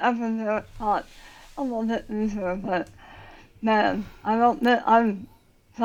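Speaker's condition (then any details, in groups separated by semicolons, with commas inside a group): Tongue cancer surgery; altered speech, cannot raise voice, worse when tired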